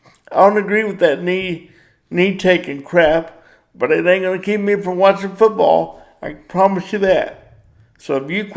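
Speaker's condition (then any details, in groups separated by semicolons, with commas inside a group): Cerebral palsy; power wheelchair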